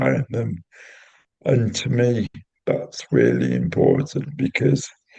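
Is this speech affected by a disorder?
Yes: cerebral palsy; intrathecal baclofen pump.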